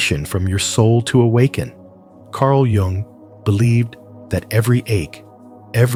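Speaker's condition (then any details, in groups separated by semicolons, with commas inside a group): No condition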